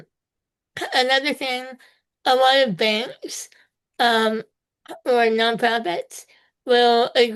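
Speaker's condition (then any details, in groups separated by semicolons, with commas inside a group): Spinal muscular atrophy type two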